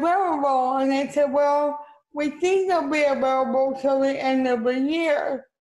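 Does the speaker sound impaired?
Yes: cerebral palsy; fall with injury after slipping on wet floor.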